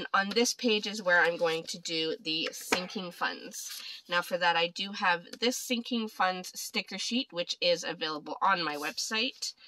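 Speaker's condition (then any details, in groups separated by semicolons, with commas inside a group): No condition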